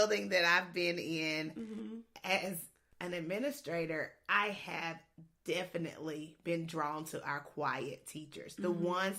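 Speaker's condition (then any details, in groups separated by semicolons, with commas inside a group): No condition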